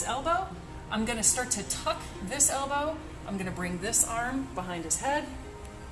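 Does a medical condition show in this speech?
No.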